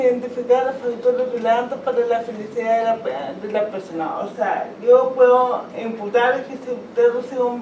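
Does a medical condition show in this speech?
Yes: cerebral palsy.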